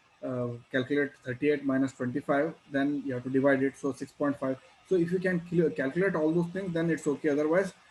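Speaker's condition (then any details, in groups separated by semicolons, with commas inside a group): No condition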